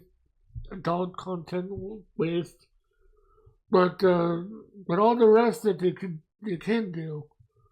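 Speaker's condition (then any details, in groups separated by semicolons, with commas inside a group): Mobius syndrome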